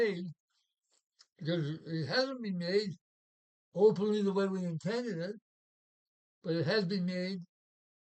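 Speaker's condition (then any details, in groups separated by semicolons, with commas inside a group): Parkinson's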